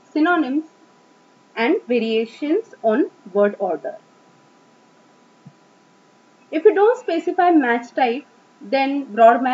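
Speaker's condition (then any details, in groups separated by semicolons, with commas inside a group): No condition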